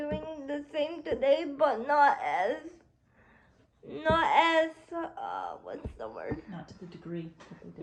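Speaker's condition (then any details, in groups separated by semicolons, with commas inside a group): Cerebral palsy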